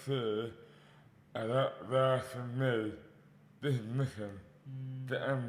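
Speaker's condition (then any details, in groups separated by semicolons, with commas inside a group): Dystonia; mouth impairment affects speech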